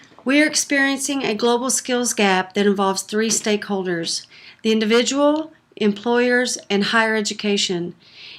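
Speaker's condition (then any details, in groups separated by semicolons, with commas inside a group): No condition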